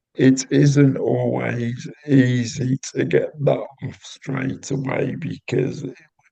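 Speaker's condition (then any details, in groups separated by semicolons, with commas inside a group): Cerebral palsy; intrathecal baclofen pump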